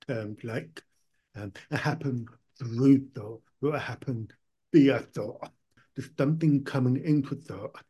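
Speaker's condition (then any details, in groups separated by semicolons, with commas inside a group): Profound deafness; born profoundly deaf, cochlear implant one ear after ear problem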